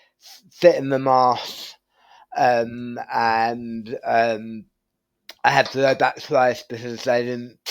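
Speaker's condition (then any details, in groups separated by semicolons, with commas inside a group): Tongue cancer surgery; right-side tongue surgery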